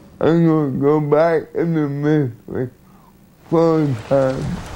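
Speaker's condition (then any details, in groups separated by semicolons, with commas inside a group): Cerebral palsy, severe; present from birth; uses wheelchair, service dog; struggles to talk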